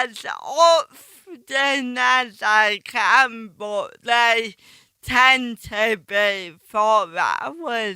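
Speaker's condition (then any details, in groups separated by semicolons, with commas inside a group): Ataxic cerebral palsy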